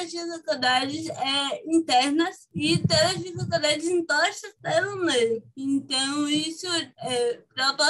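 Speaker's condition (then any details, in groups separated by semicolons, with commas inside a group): Cerebral palsy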